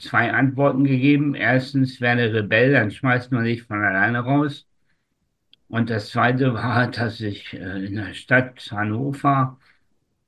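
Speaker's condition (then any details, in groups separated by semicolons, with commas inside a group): Spastic tetraparesis; considered incurable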